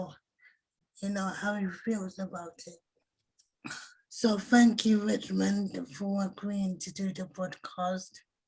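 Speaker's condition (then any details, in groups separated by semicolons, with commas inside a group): Cerebral palsy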